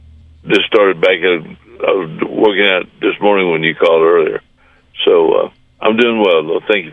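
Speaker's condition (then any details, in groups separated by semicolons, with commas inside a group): Parkinson's disease; diagnosed about a year ago, brain surgery about two and a half months ago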